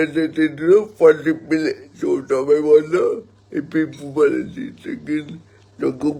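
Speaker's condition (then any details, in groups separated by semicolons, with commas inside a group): Cerebral palsy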